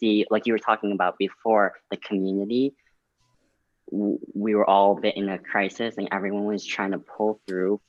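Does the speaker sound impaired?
Yes: cleft lip and palate.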